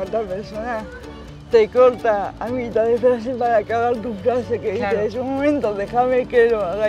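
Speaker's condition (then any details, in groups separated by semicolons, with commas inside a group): Cerebral palsy; uses wheelchair; needs time to finish sentences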